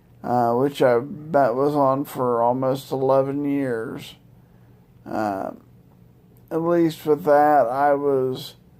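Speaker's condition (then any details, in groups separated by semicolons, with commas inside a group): Multiple sclerosis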